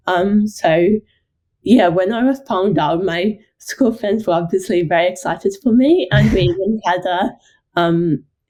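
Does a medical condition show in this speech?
Yes: ataxic cerebral palsy.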